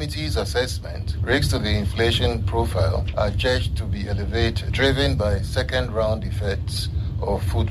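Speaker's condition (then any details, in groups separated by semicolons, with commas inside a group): No condition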